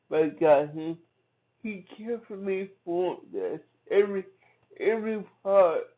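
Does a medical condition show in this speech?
Yes: cerebral palsy; from birth.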